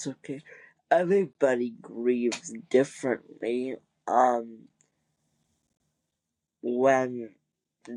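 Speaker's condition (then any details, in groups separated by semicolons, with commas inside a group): Cerebral palsy; wheelchair user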